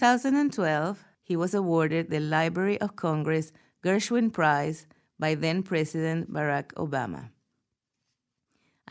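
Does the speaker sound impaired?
No.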